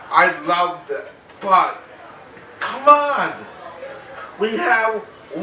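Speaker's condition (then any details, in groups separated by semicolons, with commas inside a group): Cerebral palsy, mild; mainly affects speech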